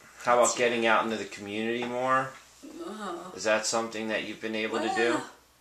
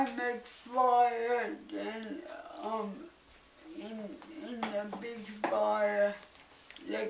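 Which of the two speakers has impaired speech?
The second: cerebral palsy; cognitive rehabilitation therapy, lives independently; balance and speech most affected.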